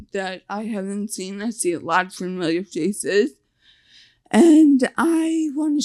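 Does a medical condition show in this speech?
Yes: facial paralysis (nf2-swn).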